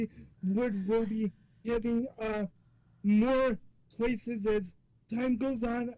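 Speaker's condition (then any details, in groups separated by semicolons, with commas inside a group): Cerebral palsy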